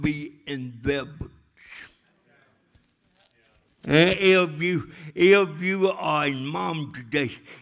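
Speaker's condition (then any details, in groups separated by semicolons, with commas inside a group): Cerebral palsy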